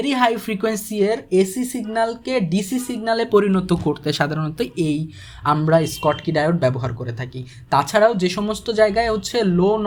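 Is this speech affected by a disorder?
No.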